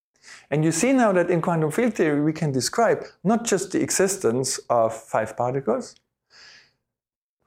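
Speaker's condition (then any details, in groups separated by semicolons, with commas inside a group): No condition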